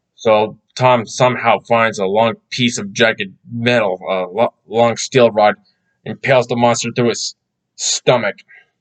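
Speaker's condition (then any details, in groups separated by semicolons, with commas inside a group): No condition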